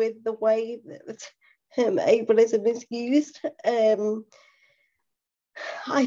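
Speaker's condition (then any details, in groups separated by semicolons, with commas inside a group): Cerebral palsy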